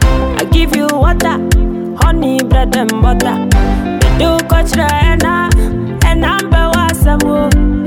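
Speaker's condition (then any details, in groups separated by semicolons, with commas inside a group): No condition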